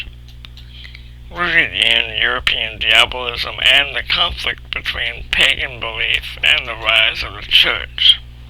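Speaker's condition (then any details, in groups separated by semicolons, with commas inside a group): Cerebral palsy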